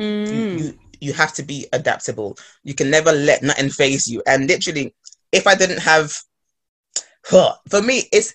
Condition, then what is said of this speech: Stuttering. So it basically, it makes me control how I talk so that my bar doesn't get caught on my teeth.